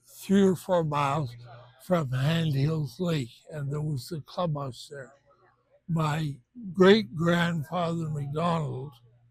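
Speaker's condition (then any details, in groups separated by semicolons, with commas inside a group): Benign essential tremor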